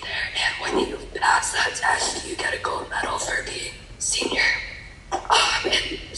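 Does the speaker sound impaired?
Yes: laryngeal papillomatosis; congenital, papillomas growing in airway, periodic laser removal, many laser surgeries, vocal cord scar tissue; scarred vocal cords cannot vibrate, altered voice, breathless on exertion as airway gradually blocks.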